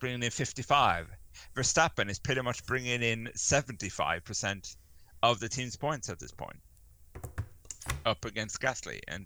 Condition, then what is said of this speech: No condition.